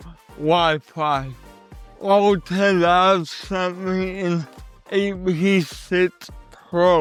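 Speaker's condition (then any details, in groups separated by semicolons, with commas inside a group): Cerebral palsy; uses adaptive equipment; voice often not understood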